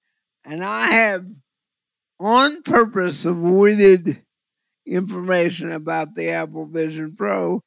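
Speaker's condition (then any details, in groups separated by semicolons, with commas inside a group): Cerebral palsy; trouble focusing with VR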